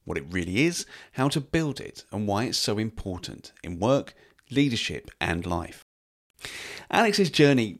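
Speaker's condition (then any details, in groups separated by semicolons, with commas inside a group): No condition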